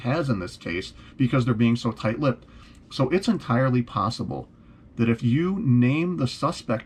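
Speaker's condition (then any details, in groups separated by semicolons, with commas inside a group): No condition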